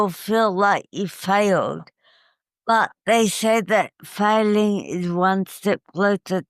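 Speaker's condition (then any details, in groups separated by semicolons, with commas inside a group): Cerebral palsy; uses wheelchair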